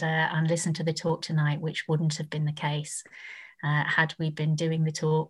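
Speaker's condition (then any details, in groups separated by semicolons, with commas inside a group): No condition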